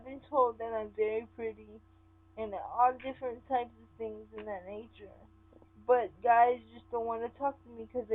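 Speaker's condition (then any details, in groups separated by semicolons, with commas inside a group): Cerebral palsy; sometimes affected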